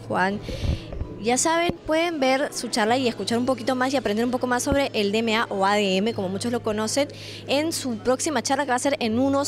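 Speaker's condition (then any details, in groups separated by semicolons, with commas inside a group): No condition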